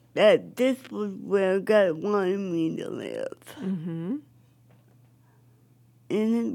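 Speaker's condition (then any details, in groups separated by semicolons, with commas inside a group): Cerebral palsy; uses a wheelchair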